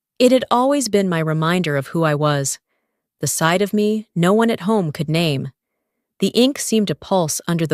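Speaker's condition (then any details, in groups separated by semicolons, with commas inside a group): No condition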